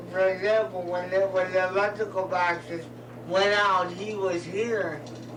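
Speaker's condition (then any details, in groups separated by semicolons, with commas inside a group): Cerebral palsy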